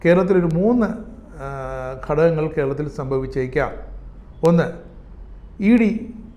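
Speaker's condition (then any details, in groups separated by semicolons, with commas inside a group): No condition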